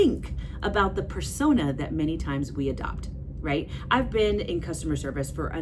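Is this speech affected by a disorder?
No.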